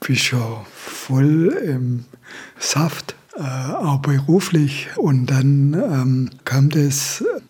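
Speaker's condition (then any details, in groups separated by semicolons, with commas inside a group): Aphasia after stroke; aphasia after stroke in early thirties, sudden onset while jogging, cause unknown; about 35 years since stroke, years of occupational and speech therapy; initially gibberish, relearned speaking gradually, now sings with guitar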